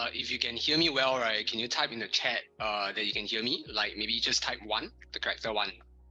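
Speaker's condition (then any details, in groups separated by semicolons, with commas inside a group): No condition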